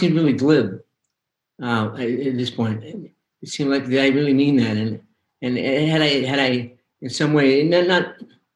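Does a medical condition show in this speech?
Yes: young onset Parkinson's; diagnosed at 29, began with pinky twitch, shoulder pain spreading to whole arm, spinal tumor surgery, relearned walking; halting at times, now fairly clear and robust, words come faster than can be spoken.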